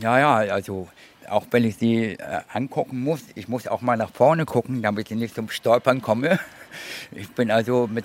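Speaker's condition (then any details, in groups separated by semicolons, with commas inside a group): Deafness; speaks unusually clearly for a deaf person, learned tones through body and hands from opera-singer father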